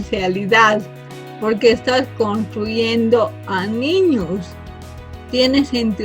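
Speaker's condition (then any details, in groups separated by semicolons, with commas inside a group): Cerebral palsy from birth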